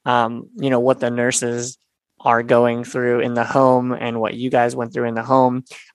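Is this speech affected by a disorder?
Yes: cleft palate and lip; congenital cleft lip and palate, seven surgeries before age 7, hip bone grafted into mouth.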